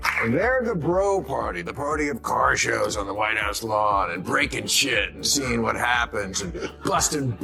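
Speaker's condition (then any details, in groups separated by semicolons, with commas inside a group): No condition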